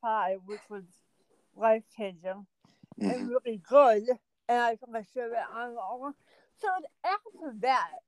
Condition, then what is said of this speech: Cerebral palsy. It affected my speech, obviously, though I'm ambulatory.